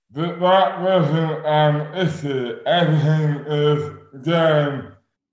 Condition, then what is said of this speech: Dystonia. His disability has progressed to the point where he's lost parts of the use of his hands, where they've curled inwards, and his speech is, 12 years later, incredibly slurred.